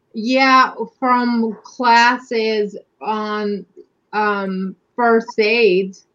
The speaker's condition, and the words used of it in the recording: Aphasia. Um, my speech is affected and like you said things like brain fog